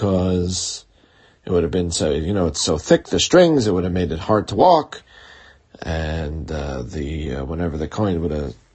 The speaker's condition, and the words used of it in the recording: None; typical speech.